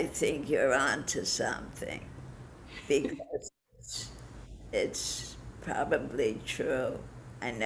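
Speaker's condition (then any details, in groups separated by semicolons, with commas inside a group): Parkinson's disease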